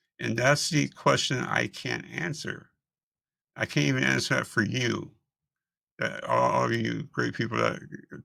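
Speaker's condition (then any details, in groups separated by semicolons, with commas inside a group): Multiple system atrophy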